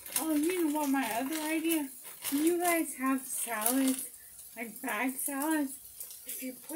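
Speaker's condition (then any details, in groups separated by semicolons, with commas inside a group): Brain injury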